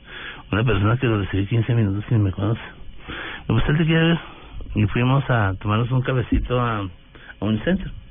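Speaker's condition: Parkinson's disease; voice sometimes trembles, sometimes intelligible, sometimes not understood at all

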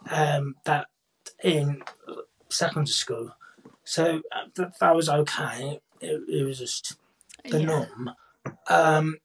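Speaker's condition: Cerebral palsy, profound hearing loss; speaks clearly despite deafness

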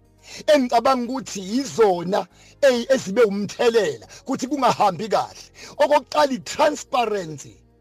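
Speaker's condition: No condition

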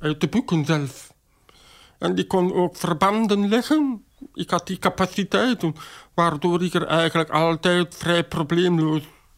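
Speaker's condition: Deafness, acquired, bacterial meningitis; born hearing, deaf since age 3.5 from bacterial meningitis, never cochlear implant, sign language learned in twenties; age 45, near-total silence, uses Flemish sign language and interpreters, identifies as deaf; speech therapy in childhood, can speak, formerly relied on lip-reading, now uses sign language interpreter

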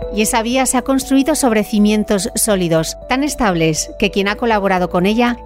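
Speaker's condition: No condition

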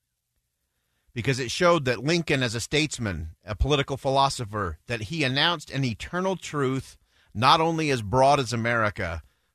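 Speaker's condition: No condition

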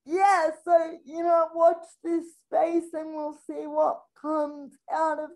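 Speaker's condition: Spastic quadriplegic cerebral palsy; affects all of daily life, requires support with every aspect of daily life

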